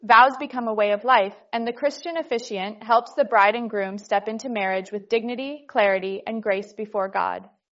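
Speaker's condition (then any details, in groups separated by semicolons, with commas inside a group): No condition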